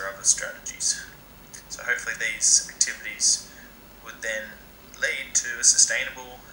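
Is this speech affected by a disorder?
No.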